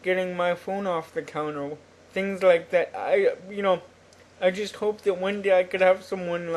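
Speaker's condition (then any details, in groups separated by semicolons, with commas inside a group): Cerebral palsy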